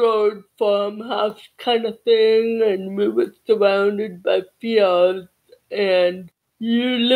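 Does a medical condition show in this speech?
Yes: cerebral palsy.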